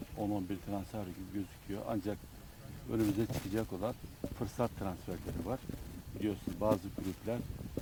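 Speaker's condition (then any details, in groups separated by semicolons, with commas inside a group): No condition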